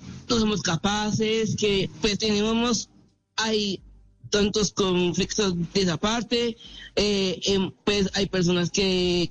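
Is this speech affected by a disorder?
Yes: Down syndrome; 24 years old; frequent word and phrase repetitions, fillers, hesitations, fragmented sentences.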